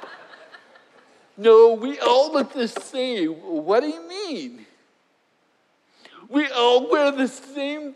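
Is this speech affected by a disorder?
Yes: cerebral palsy; normal speech in childhood.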